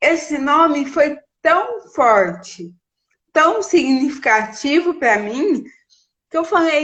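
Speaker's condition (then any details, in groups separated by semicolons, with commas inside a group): Cerebral palsy; from birth, premature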